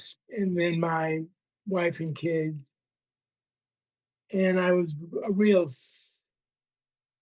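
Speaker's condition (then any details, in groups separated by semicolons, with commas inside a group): Parkinson's disease; implanted neurostimulator; about 31 years since diagnosis, relatively young onset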